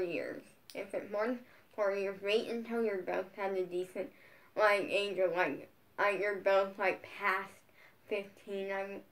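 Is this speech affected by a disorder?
Yes: brain injury.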